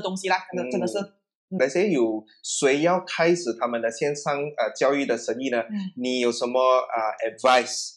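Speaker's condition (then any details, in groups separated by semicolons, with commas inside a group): No condition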